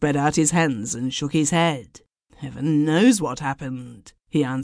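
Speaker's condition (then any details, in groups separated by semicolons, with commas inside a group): No condition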